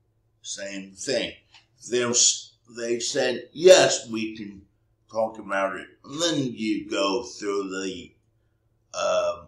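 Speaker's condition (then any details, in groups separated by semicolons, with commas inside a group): Cerebral palsy; speech may sound drunk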